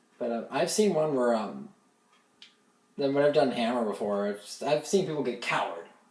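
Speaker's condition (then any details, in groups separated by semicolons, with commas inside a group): No condition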